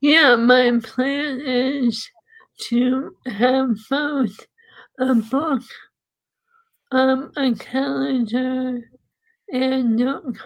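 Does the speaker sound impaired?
Yes: ALS; quadriplegic, symptoms began about 11 years ago, diagnosed 10 years ago after about a year; singing and sound therapy; voice has obviously changed, once thought unable to sing, singing helps speaking and breathing.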